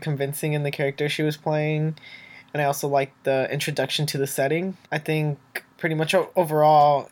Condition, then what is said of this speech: None; typical speech.